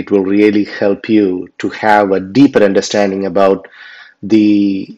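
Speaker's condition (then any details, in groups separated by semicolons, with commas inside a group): No condition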